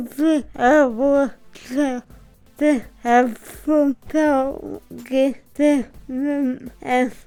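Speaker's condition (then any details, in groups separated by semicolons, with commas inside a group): Cerebral palsy; from birth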